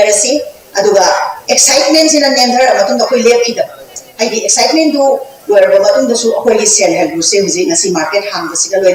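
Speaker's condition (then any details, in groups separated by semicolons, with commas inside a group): No condition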